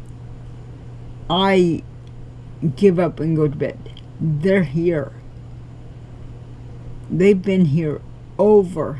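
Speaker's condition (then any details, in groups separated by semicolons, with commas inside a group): Cerebral palsy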